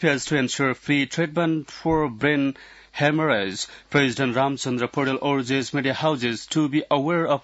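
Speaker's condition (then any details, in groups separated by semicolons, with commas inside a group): No condition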